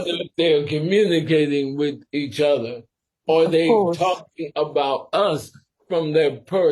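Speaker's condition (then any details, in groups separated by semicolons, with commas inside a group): Sporadic ALS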